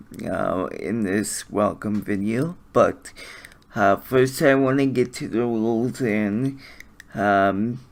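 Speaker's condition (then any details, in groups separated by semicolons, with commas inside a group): Cerebral palsy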